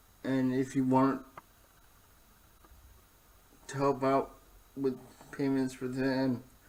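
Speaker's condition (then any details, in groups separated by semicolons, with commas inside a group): Cerebral palsy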